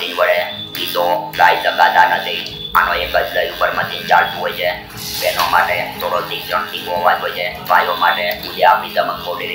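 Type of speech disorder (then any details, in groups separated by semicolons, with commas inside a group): Electrolarynx speech; laryngeal cancer, laryngectomy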